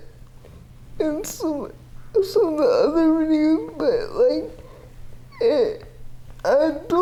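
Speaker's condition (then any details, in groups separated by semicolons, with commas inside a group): Cerebral palsy, athetoid, severe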